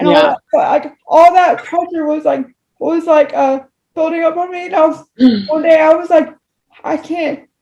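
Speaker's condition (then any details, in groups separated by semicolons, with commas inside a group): Cerebral palsy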